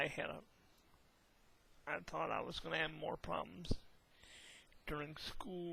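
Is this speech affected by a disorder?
Yes: hemiplegic cerebral palsy; past speech impediment, largely fixed by speech therapy.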